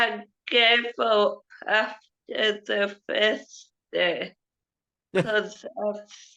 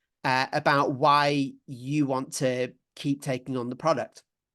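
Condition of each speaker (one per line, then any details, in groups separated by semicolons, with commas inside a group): Cerebral palsy; since birth, affects speech and mobility, leg spasms, hand and leg shaking; previously muscle relaxants for leg spasms; stammered, breath after few words, heavy breathing, slow, now quicker
No condition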